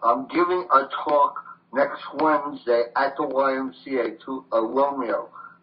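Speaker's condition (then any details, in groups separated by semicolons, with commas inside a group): Voice box damage from tracheostomy; cannot sing as before, ongoing voice challenge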